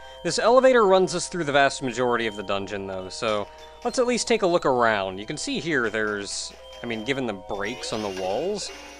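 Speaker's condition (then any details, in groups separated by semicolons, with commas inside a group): No condition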